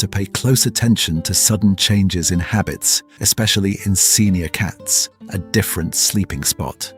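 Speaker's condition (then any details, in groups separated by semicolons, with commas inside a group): No condition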